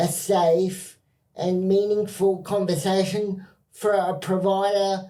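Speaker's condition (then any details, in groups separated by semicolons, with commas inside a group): Cerebral palsy spastic quadriplegia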